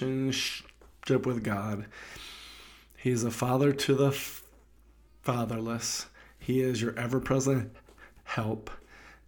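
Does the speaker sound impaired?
Yes: stuttering; stutter since childhood, very severe in childhood; still identifies as a stutterer, speaking publicly to an audience; now able to communicate publicly; here repeated sounds, prolonged sounds.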